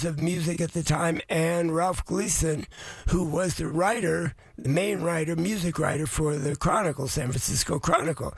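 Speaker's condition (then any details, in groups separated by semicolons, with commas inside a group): Voice changed after vocal cord surgery; vocal cord surgery about two years ago, man aged 81; about two years since vocal cord surgery; likened to Miles Davis after surgery, may sound less clear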